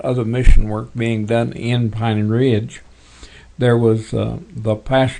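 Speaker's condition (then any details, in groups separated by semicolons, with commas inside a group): Parkinson's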